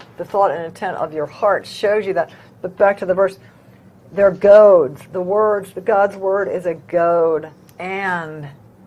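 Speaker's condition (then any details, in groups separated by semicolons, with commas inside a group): No condition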